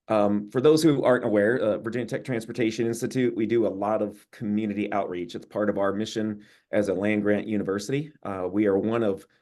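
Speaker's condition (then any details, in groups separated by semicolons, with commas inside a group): No condition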